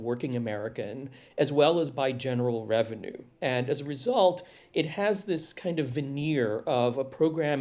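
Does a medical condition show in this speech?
No.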